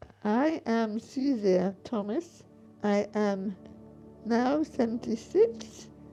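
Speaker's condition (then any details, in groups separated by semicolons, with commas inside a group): Pompe disease, late onset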